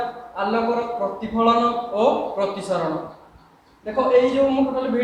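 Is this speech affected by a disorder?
No.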